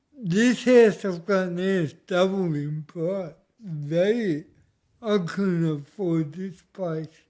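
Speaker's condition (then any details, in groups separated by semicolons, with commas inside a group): Cerebral palsy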